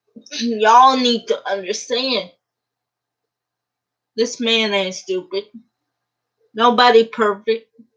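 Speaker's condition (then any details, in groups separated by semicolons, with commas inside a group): Cerebral palsy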